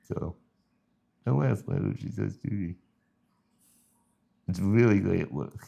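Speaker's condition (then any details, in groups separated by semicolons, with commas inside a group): Spinal muscular atrophy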